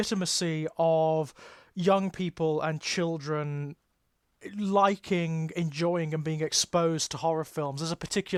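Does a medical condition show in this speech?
No.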